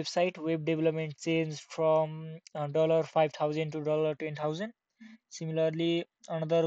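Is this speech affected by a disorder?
No.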